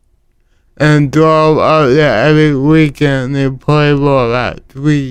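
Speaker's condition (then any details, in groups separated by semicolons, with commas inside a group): Cerebral palsy; talking affected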